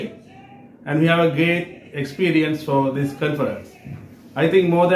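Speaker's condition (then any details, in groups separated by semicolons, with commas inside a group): No condition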